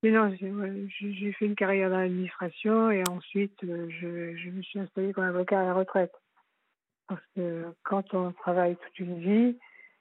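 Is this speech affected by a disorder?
Yes: Parkinson's disease; left leg dragging, frequent tripping, noticed by sports coach, diagnosed by rheumatologist, confirmed by neurologist; four years since diagnosis, unchanged treatment without side effects, leg dragging gone, Marseille neurologist six-monthly.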